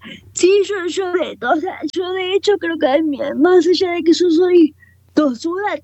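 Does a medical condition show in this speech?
Yes: cerebral palsy, quadriparesis.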